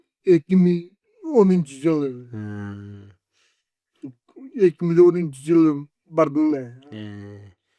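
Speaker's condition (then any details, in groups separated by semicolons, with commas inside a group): Cerebral palsy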